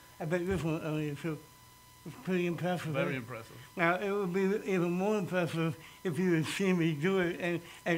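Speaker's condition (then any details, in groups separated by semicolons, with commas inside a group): Cerebral palsy; present since birth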